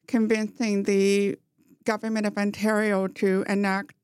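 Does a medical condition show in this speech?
Yes: profound hearing loss, congenital, bilateral; congenital profound hearing loss both ears, hearing aid right ear only, no fire alarm heard without it; wears hearing aid in right ear, used captioning and FM receiver in law school; talks very well despite profound hearing loss, did not talk until age four.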